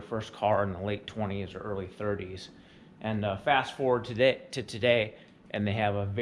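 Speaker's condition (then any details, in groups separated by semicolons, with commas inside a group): No condition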